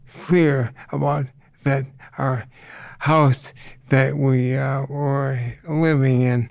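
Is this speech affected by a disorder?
Yes: ALS; reduced ability to get around.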